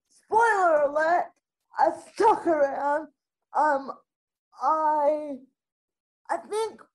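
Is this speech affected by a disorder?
Yes: spastic quadriplegic cerebral palsy; requires support with every aspect of daily life.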